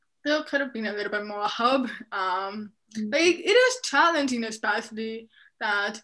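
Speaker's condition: Deafness, profound, severe; noticed at 7 months

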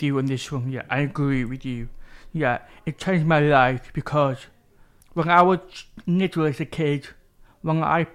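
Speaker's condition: Deafness with cochlear implants; unclear speech as child, cochlear implants switched on at age 11, also uses sign language; speaks clearly to hearing people, still struggles with s

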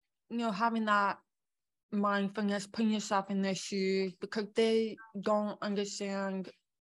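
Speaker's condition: Born deaf; congenital deafness

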